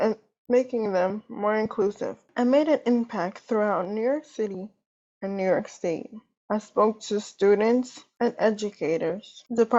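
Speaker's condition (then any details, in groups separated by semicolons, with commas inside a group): Cerebral palsy; wheelchair user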